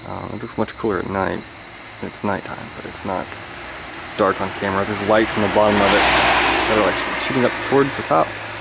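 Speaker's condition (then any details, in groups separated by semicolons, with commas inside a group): No condition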